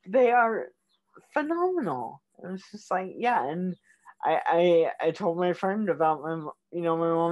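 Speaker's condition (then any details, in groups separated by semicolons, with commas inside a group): Cerebral palsy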